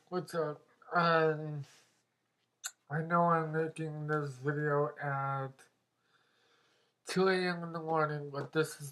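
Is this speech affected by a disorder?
Yes: mobius syndrome.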